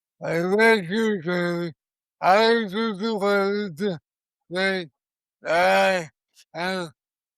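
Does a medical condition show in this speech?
Yes: cerebral palsy.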